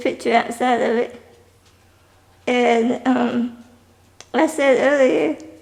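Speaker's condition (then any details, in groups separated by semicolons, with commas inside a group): Spinal muscular atrophy type 2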